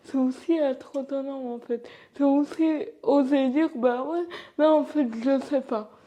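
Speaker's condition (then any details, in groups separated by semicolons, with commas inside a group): Cerebral palsy; from birth, uses wheelchair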